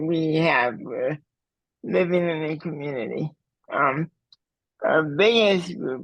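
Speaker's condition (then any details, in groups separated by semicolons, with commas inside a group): Cerebral palsy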